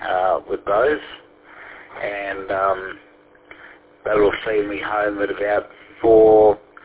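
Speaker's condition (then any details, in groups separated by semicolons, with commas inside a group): Parkinson's disease; on daily Parkinson's medication, recorded about 10 minutes before first dose of day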